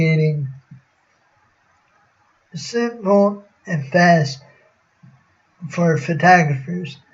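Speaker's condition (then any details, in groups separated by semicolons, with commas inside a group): Cerebral palsy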